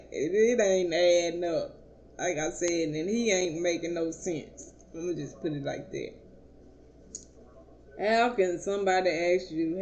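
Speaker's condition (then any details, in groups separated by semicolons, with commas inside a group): Cerebral palsy; not paralyzed, can stand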